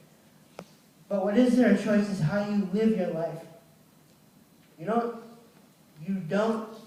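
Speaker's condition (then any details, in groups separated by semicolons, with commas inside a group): Cerebral palsy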